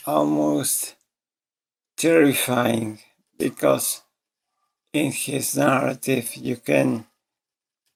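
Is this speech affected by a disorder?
Yes: ALS.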